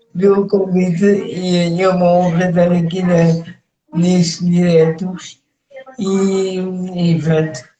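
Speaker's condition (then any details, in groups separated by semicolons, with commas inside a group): Cerebral palsy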